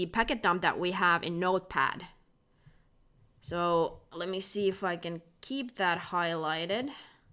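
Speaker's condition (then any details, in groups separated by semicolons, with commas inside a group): No condition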